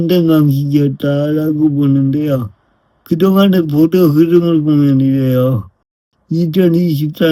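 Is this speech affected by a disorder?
Yes: brain lesion disability.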